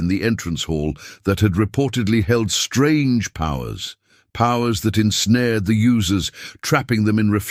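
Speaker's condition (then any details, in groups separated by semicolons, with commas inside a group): No condition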